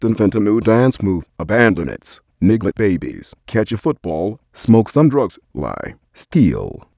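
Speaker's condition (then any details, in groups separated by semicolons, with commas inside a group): No condition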